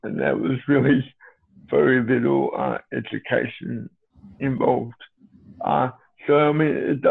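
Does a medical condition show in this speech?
Yes: cerebral palsy.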